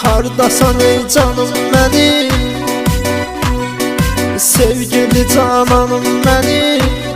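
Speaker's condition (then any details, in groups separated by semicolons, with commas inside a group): No condition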